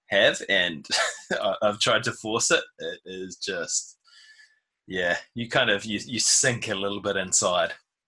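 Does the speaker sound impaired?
No.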